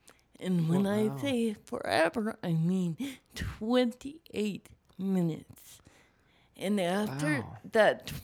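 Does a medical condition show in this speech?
Yes: cerebral palsy; cerebral palsy from 28 minutes without breathing at birth, brain oxygen loss, involuntary movements, permanent, thinking unaffected; cerebral palsy affects speech, voice sounds different, speaking is hard.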